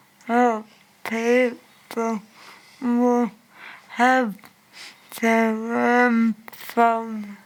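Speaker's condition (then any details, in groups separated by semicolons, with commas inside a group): Cerebral palsy; from birth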